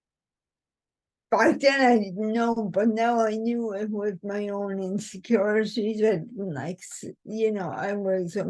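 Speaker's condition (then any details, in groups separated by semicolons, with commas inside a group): Cerebral palsy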